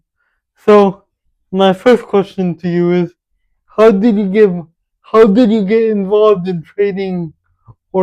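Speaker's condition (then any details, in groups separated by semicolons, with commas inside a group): Cerebral palsy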